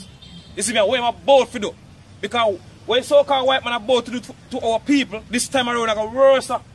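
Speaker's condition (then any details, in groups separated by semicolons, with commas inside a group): No condition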